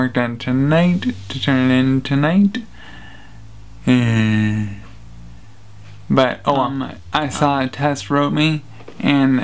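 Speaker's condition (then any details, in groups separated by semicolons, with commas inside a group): Traumatic brain injury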